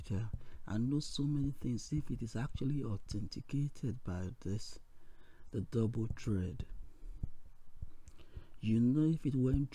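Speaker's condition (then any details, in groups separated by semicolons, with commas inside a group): No condition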